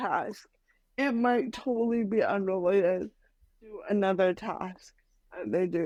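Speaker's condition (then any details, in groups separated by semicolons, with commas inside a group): Cerebral palsy, mild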